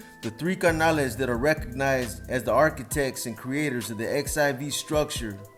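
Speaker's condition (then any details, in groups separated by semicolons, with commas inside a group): No condition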